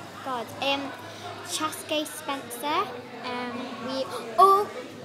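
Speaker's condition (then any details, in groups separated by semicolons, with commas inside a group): No condition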